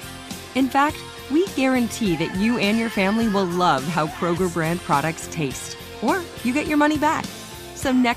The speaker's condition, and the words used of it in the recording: No condition.